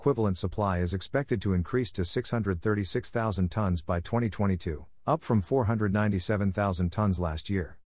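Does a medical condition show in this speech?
No.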